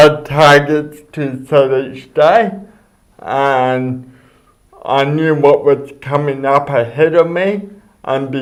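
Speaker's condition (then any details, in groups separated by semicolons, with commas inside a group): Cerebral palsy; speech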